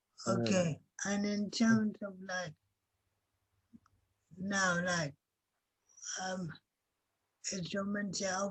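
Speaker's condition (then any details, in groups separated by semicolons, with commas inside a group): Cerebral palsy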